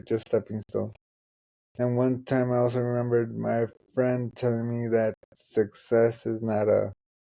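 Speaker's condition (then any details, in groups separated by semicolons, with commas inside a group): Traumatic brain injury; left side affected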